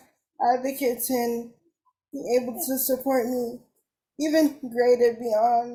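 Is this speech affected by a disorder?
Yes: cerebral palsy; uses wheelchair.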